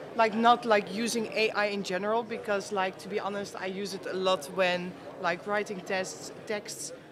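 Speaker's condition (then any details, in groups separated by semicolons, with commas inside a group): No condition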